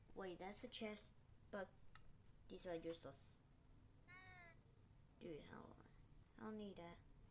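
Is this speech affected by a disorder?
No.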